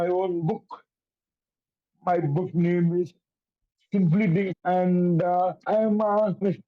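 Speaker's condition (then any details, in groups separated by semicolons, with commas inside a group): Cerebral palsy; affects coordination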